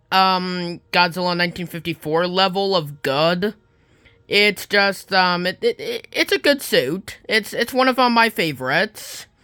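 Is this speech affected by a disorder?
No.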